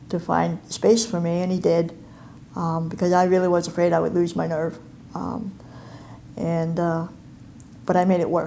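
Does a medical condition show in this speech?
Yes: cleft palate and cleft lip; congenital.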